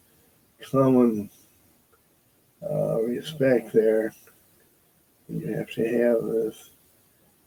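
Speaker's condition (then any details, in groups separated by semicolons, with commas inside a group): Parkinson's disease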